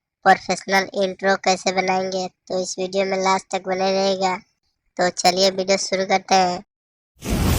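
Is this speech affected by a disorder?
No.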